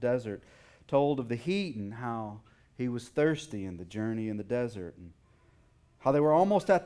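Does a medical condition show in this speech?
No.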